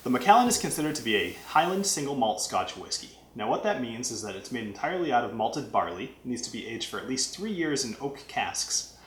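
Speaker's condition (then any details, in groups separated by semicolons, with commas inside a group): No condition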